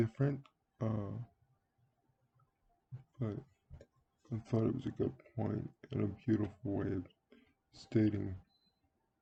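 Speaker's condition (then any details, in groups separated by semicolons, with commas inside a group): Cerebral palsy; speaks relatively well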